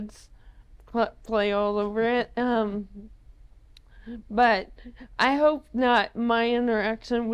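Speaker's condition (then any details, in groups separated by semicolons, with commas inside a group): ALS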